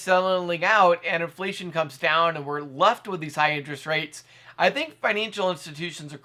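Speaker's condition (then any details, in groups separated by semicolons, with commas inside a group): No condition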